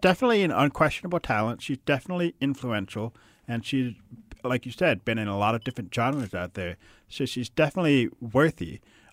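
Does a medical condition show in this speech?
Yes: hard of hearing; deaf.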